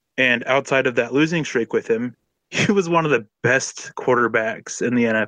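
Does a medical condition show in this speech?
No.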